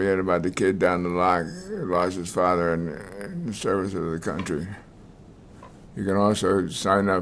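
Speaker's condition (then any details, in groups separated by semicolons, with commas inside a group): Multiple sclerosis; diagnosed decades ago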